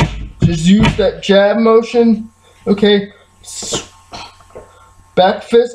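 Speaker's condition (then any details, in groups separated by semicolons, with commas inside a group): Cerebral palsy, spastic diplegia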